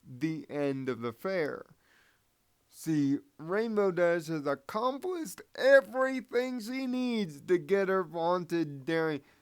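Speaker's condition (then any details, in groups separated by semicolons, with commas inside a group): Cerebral palsy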